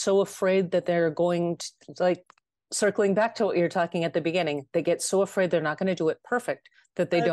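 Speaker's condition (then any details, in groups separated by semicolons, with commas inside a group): No condition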